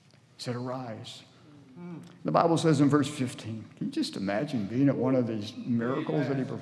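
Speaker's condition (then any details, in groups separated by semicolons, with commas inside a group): No condition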